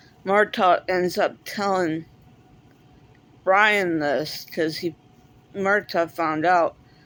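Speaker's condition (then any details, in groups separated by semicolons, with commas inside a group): Cerebral palsy; speaks differently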